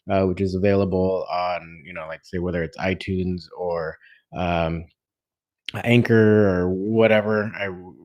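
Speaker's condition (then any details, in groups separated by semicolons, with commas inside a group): No condition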